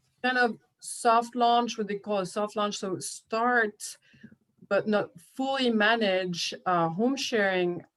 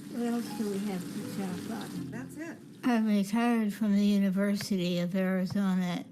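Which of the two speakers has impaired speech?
The second: Parkinson's disease; about 16 years since diagnosis.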